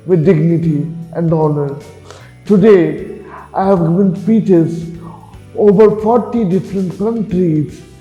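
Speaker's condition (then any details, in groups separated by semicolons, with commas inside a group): Cerebral palsy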